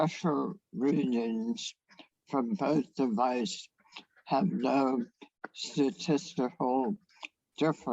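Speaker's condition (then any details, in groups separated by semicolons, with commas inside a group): Head and neck cancer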